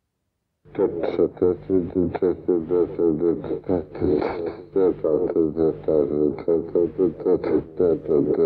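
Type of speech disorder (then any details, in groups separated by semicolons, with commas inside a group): Ataxic dysarthria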